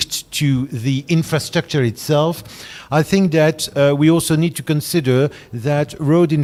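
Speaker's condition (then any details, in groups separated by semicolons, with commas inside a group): No condition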